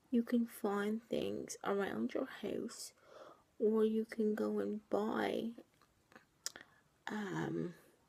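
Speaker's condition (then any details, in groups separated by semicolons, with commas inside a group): Cerebral palsy, triplegia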